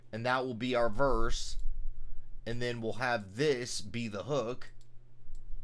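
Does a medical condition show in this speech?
No.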